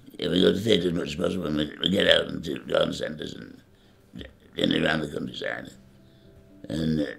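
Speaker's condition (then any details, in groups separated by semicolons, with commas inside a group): Parkinson's; not much trouble currently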